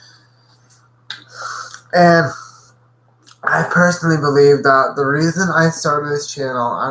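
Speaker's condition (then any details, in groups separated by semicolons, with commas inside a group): Cerebral palsy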